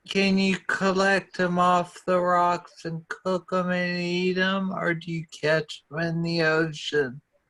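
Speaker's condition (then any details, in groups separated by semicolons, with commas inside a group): Multiple sclerosis; primary progressive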